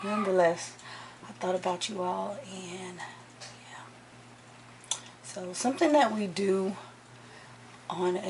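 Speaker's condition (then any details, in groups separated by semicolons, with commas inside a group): No condition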